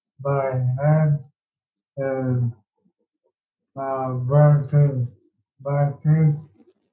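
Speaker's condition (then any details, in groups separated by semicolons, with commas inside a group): ALS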